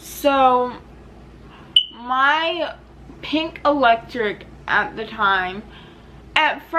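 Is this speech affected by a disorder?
Yes: cerebral palsy.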